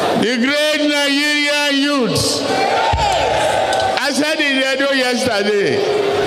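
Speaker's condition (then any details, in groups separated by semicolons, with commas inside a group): No condition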